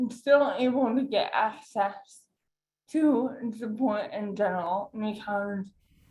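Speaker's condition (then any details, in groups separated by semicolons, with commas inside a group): Cerebral palsy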